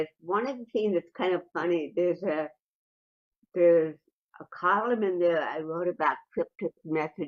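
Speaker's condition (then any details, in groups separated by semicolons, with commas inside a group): Cerebral palsy; neck surgery at 43; slow typing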